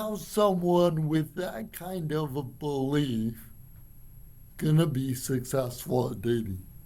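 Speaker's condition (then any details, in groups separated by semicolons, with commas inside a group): Cerebral palsy; from birth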